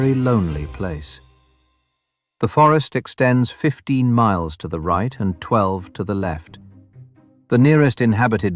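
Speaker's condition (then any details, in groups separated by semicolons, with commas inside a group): No condition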